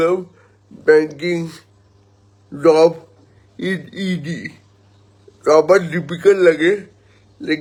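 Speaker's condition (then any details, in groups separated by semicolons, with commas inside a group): Cerebral palsy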